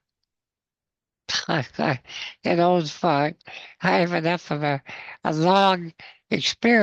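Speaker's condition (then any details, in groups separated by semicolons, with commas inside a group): Spinal muscular atrophy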